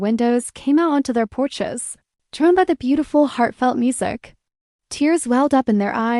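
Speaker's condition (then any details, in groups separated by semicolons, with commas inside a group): No condition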